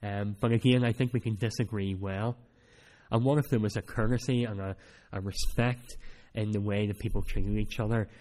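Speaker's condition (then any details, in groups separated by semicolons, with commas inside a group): Cleft palate; speech not that clear at times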